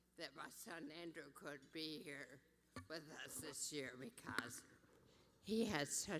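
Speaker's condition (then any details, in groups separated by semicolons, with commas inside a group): Brain injury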